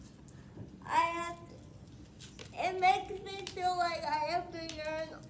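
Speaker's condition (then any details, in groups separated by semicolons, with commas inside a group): Spastic quadriplegic cerebral palsy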